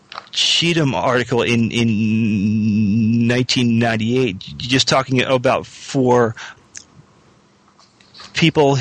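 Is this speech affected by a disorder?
Yes: stuttering; person who stutters, most anxiety tied to stuttering; stuttered openly rather than hiding in past phone-heavy job, talked openly about stuttering; here repeated words, blocks.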